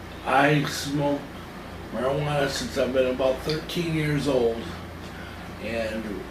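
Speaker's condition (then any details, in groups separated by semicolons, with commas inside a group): Cerebral palsy; from birth, spasticity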